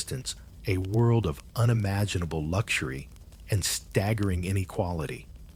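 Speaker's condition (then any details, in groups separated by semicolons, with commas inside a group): No condition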